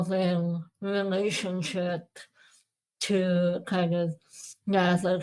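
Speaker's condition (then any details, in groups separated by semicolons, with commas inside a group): Moebius syndrome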